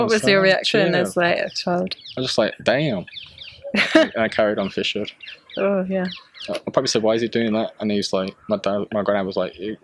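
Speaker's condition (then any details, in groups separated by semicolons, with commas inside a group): No condition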